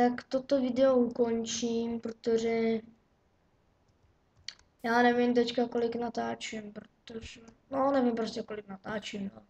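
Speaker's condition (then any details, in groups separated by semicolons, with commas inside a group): No condition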